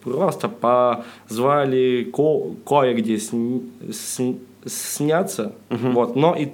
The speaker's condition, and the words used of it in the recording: Stuttering. Я сам бы вот с удовольствием бы просто изба- избавился, но не могу.